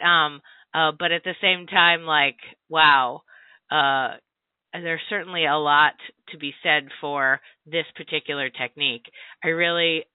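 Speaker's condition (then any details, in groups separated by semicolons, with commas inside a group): No condition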